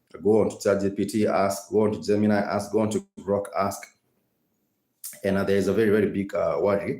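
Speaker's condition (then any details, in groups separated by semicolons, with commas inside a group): No condition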